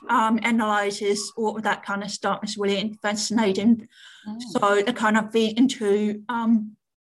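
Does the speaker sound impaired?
Yes: deafness; cochlear implant with audio cable for Zoom and team meetings.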